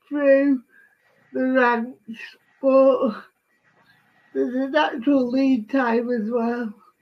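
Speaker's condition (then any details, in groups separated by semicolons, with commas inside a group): Cerebral palsy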